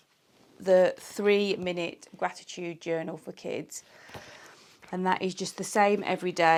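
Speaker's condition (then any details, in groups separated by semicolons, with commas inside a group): No condition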